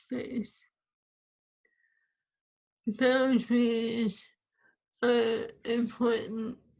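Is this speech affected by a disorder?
Yes: ALS; swallowing lost.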